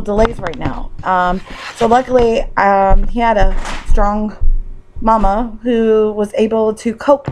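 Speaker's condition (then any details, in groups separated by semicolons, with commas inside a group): No condition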